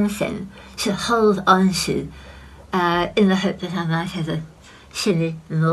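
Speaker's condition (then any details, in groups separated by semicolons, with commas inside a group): Head and neck cancer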